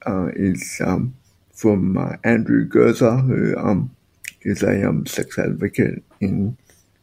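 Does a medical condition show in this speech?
Yes: spastic quadriplegic cerebral palsy; motorized wheelchair as main mobility aid.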